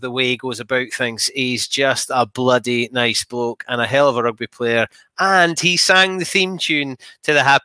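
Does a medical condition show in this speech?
No.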